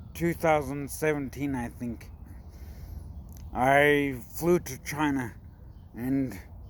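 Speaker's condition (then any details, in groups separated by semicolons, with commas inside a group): Brain injury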